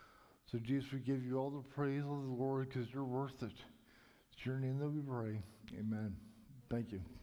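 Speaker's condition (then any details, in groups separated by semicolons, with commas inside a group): Cerebral palsy; may be hard to understand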